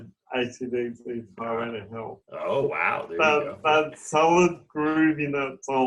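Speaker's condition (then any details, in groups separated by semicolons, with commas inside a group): Cerebral palsy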